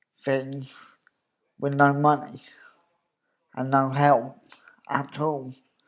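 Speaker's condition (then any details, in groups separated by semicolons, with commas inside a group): Cerebral palsy; wheelchair user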